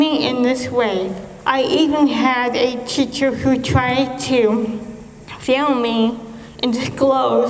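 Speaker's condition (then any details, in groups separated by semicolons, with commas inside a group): Cerebral palsy; speech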